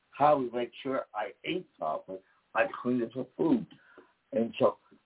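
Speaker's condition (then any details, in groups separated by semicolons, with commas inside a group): Damaged vocal cord; about 40 years since injury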